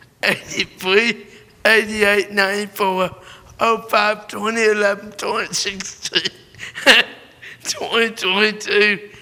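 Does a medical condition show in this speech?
Yes: cerebral palsy; born premature.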